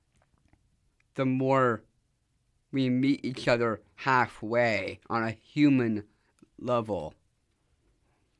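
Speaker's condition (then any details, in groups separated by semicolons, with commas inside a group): Down syndrome; able to express self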